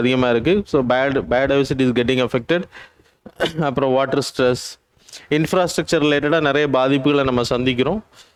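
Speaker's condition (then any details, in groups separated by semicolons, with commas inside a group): No condition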